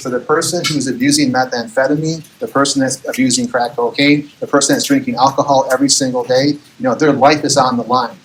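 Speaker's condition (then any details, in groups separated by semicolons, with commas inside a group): No condition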